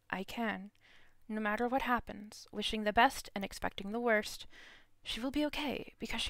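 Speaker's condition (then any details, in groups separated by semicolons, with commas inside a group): No condition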